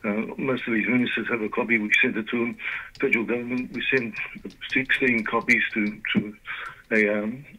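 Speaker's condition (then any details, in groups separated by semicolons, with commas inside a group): Parkinson's disease; diagnosed 2019, led to retirement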